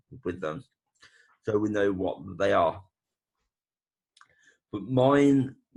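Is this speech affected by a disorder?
Yes: brain bleed with facial paralysis; needed NG tube after bleed, jaw tightness.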